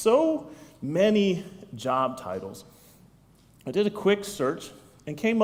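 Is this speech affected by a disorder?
No.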